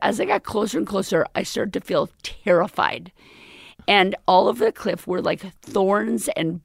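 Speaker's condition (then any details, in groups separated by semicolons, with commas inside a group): Left vocal cord paralysis, left unilateral; tracheostomy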